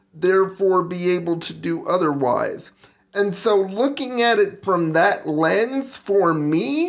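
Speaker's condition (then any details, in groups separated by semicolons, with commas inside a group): Cerebral palsy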